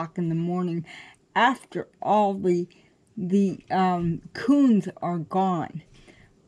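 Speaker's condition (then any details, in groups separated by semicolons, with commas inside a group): Cerebral palsy; affects standing and balance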